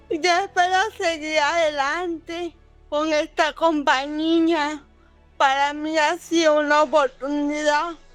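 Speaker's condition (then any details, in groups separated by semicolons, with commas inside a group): Cerebral palsy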